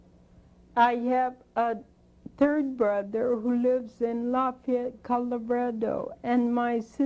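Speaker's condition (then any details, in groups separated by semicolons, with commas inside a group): Spinocerebellar degeneration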